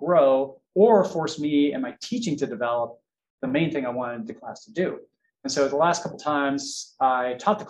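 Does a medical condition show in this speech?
No.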